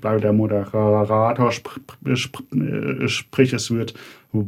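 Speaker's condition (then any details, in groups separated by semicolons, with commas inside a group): Stuttering; fluctuating between more and less fluent phases, never severe enough to prevent finishing a reporting story; alternates between more fluent and less fluent phases; repeated sounds, prolonged sounds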